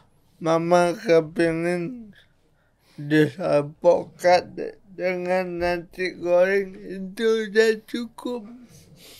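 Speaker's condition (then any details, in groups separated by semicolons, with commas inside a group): Cerebral palsy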